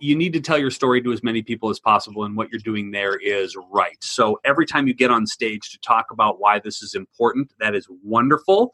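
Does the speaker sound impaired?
No.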